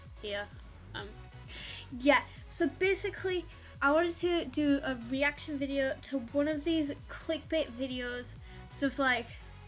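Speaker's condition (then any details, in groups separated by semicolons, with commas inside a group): No condition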